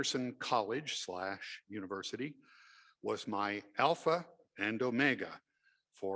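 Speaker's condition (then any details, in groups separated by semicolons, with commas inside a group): No condition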